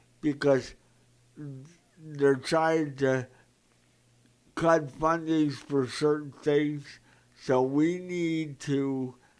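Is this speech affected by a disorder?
Yes: cerebral palsy; present from birth.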